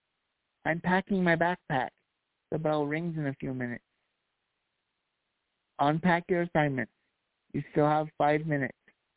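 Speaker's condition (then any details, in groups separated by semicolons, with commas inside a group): Cerebral palsy; voice improved over last year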